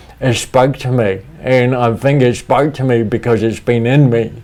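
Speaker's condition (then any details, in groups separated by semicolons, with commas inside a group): Cerebral palsy; speech impediment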